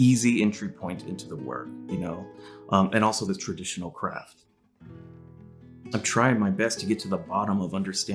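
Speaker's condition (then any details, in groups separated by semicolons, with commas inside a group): No condition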